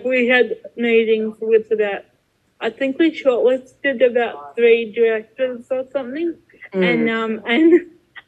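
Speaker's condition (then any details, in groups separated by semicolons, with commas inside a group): Cerebral palsy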